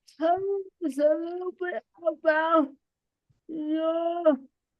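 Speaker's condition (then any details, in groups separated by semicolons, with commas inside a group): Cerebral palsy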